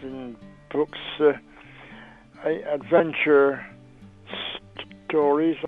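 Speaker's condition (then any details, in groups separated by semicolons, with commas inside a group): Stammer; stammer since childhood, bad in childhood; stammer still present but milder, age 91; a bit remains now, noticeable to listeners; prolonged sounds, blocks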